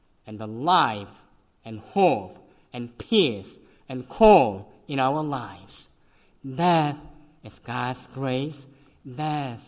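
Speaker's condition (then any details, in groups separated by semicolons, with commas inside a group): Cleft lip and palate; congenital, severe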